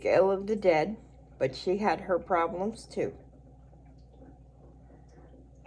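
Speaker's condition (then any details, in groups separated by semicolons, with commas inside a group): Cerebral palsy; speech noticeably atypical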